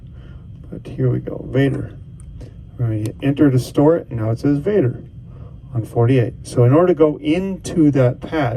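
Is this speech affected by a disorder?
No.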